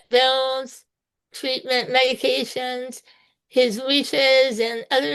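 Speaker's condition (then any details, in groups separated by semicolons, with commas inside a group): Spinal muscular atrophy type two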